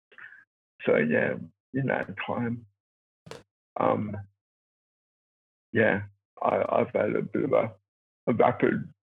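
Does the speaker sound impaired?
Yes: cerebral palsy; from birth, born two months premature, resuscitated twice, lack of oxygen to brain, brain injury, affects mobility and walking.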